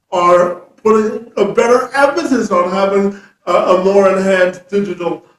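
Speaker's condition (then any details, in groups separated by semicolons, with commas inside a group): Cerebral palsy; spastic quadriplegic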